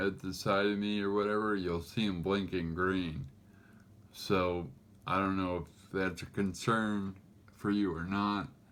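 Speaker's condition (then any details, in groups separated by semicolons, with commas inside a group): Cerebral palsy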